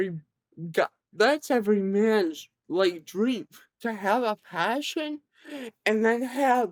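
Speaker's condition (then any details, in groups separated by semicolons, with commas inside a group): Cerebral palsy, severe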